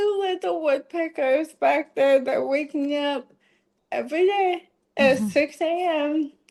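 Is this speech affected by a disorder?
Yes: ALS.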